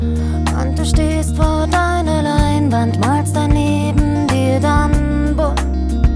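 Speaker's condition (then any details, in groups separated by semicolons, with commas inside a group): No condition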